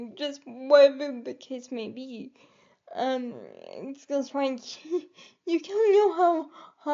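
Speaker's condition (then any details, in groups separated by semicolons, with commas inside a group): Cerebral palsy; quadriplegic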